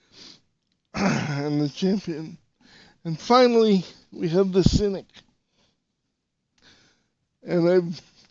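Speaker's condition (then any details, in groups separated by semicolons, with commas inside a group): Cerebral palsy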